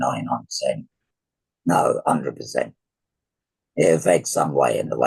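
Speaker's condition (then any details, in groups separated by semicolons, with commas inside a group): Laryngectomy for laryngeal cancer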